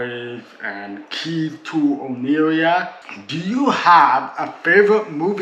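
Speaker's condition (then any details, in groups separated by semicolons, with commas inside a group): Cerebral palsy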